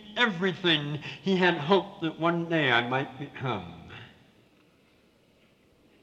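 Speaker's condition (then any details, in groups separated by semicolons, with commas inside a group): Severe cleft palate with lisp; congenital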